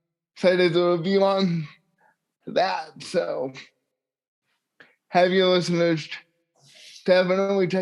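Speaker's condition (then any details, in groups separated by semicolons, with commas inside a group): Cerebral palsy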